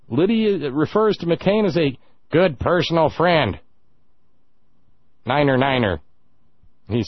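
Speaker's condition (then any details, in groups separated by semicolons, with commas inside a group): No condition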